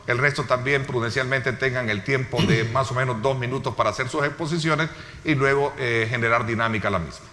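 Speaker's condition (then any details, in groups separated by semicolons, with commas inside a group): No condition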